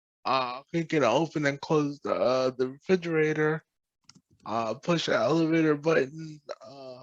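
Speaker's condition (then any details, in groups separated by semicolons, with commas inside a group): Cerebral palsy; present from birth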